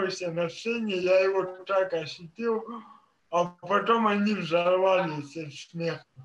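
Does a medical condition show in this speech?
Yes: cerebral palsy.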